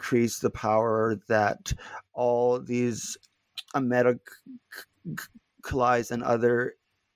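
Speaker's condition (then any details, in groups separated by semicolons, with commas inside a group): Stuttering; prolonged sounds, blocks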